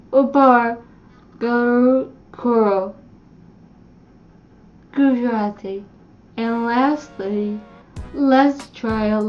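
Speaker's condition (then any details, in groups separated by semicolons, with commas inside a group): Cerebellar ataxia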